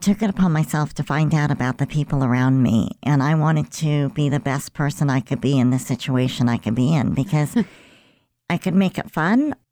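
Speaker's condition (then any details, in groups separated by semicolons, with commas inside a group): Cleft lip and palate; congenital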